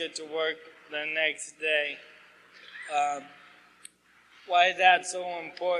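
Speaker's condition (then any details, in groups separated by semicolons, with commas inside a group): ALS; asked to talk slower, clearer, losing voice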